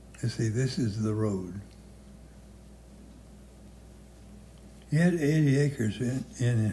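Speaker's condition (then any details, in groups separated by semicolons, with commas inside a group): Parkinson's; severe, says unable to move anything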